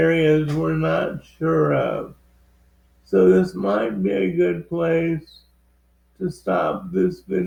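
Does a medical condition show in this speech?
Yes: cerebral palsy.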